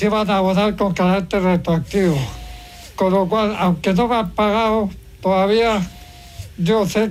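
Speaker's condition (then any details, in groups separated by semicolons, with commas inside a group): Amyotrophic lateral sclerosis, severe; mobility only in hands, cannot eat, no strength to cough, uses cough assist machine; most advanced stage, assisted breathing with pressure air machine, not oxygen; voice described by host as impressive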